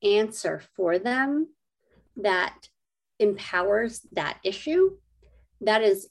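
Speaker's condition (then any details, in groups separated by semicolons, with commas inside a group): Cleft lip and palate; congenital cleft lip and palate, 25 surgeries; adult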